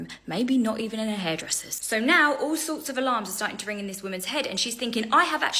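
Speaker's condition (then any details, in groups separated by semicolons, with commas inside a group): No condition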